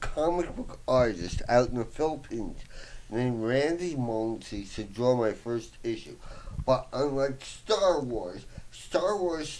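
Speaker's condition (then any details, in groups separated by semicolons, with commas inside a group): Voice box damage, traumatic brain injury; slight speech impediment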